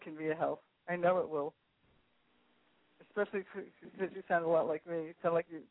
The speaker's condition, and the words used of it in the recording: Parkinson's disease. I couldn't have sustained a conversation this long.